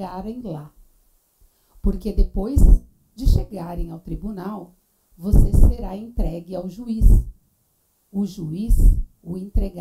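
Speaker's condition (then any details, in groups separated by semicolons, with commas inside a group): No condition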